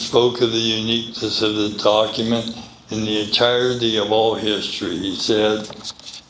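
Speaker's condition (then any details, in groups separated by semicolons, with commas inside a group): Medical condition affecting speech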